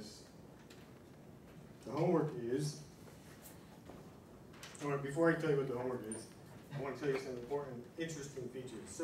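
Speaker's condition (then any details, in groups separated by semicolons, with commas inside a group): No condition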